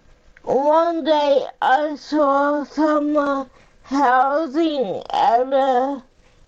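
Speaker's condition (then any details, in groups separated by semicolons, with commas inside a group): Cerebral palsy; uses a power chair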